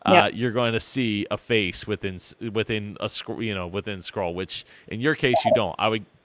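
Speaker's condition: No condition

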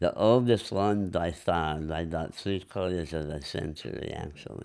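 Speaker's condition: Enlarged tongue from vascular growth; vascular malformation of face and mouth

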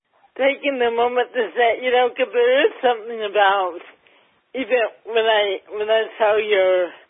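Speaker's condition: Cerebral palsy, mild

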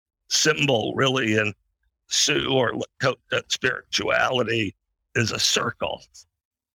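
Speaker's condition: Spasmodic dysphonia; good bit of voice recovered, talking no longer bothersome

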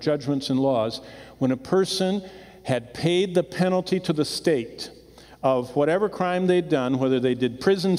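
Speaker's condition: No condition

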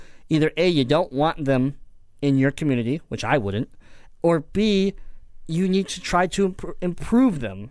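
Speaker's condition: Cleft palate; talked differently growing up

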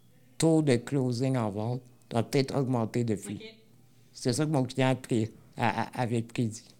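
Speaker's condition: Spinal muscular atrophy type 2; wheelchair user

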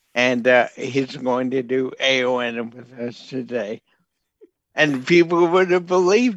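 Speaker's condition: Bulbar onset ALS; bulbar onset Lou Gehrig's disease

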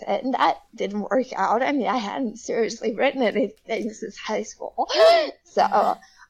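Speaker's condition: Spasmodic dysphonia; voice cracking

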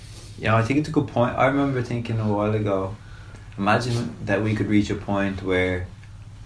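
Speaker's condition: No condition

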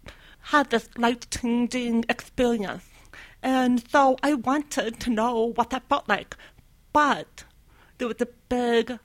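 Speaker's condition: Deafness; completely deaf right ear

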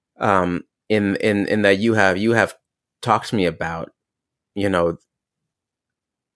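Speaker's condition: Stuttering; hereditary stutter inherited from mother, since childhood, long felt trapped and despairing about speech; stutters on own name, e.g. when giving name at restaurants or coffee shops; repeated words, blocks

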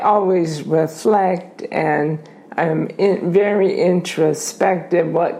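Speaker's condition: ALS; tongue weakness, sounds as if after a couple glasses of wine

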